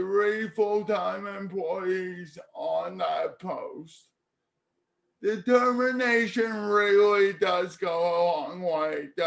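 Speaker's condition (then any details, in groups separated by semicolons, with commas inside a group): Cerebral palsy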